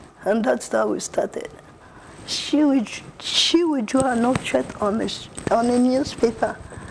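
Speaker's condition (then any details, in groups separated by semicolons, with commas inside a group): Cerebral palsy; uses wheelchair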